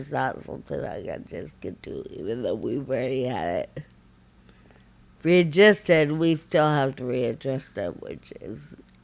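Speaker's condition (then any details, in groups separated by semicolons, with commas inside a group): Friedreich ataxia, severe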